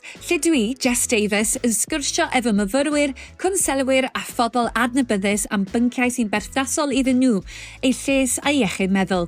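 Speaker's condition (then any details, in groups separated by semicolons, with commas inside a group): No condition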